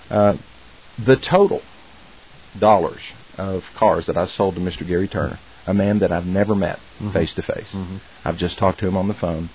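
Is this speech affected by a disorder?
No.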